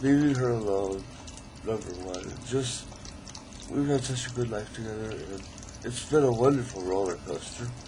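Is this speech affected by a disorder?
Yes: ALS; still able to talk, articulate.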